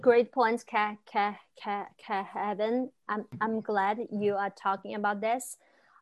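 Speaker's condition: Stuttering; stuttering since childhood, stuck in dialect since little, pretty advanced stage when first seeking help; stutters in English, Mandarin and dialect, stutters more as English improved, no longer hides stutter; stutter let out on Stammer Talk podcast, fear highest in dialect, lowest in English; repeated sounds

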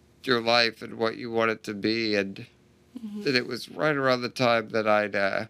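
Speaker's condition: Duchenne muscular dystrophy; still progressing

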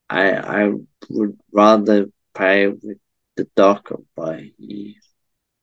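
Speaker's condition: Cerebral palsy

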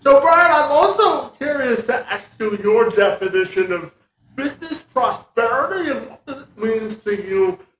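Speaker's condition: Cerebral palsy; cerebral palsy from birth

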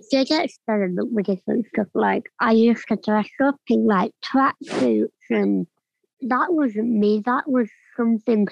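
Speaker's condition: Cleft palate; congenital

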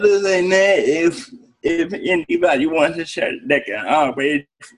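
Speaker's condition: Cerebral palsy; present from birth

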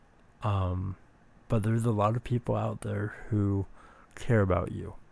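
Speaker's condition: Speech impediment

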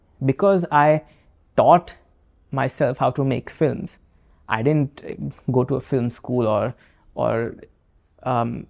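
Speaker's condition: Stammer; stammer since childhood, very quiet growing up; still stammers; repeated words, blocks

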